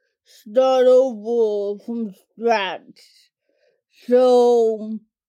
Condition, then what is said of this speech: Cerebral palsy. She was diagnosed as a toddler with cerebral palsy, which primarily affects her speech and fine motor skills.